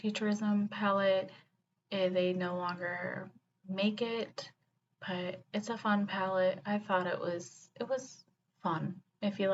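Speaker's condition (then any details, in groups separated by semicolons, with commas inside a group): No condition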